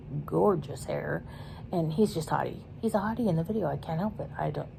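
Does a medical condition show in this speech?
No.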